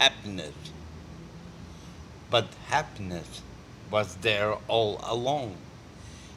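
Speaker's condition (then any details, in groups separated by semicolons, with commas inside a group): Multiple sclerosis; diagnosed at age 17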